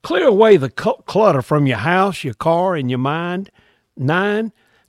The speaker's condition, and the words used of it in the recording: None; typical speech.